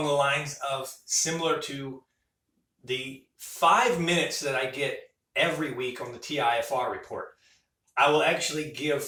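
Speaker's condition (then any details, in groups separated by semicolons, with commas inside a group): No condition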